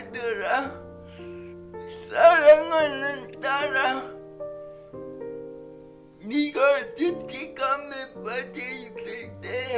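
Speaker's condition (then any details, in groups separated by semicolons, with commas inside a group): Brain lesion disability grade 1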